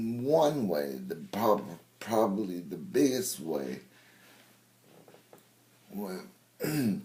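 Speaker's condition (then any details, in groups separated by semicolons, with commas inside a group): Brain injury; car accident; after car accident and 5-month coma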